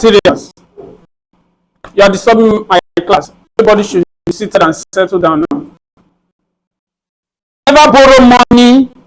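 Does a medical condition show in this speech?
No.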